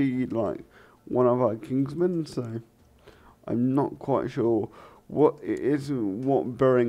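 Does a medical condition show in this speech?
Yes: cerebral palsy.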